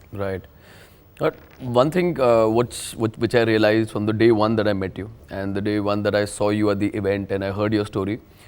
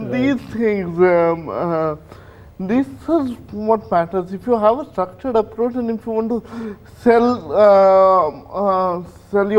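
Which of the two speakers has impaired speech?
The second: cerebral palsy; present from birth, four major surgeries.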